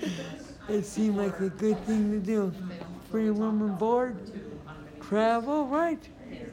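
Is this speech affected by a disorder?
Yes: traumatic brain injury; traumatic brain injury from car rollover on base around age 24, army occupational and physical therapy; wheelchair user, knee later failed; talks funny, understandable except when laughing, could not speak for a year after injury.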